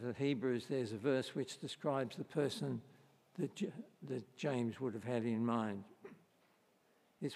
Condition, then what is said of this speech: Parkinson's disease. Don't worry about my voice. If it really cracks up, I'll